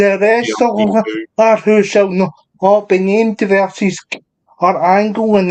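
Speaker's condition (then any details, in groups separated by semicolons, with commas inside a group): Cerebral palsy; unable to walk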